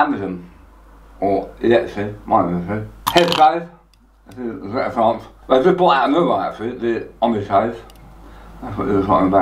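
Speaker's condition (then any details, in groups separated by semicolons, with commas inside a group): Tongue cancer; half tongue removed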